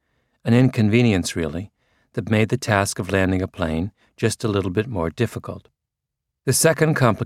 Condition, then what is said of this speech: None; typical speech.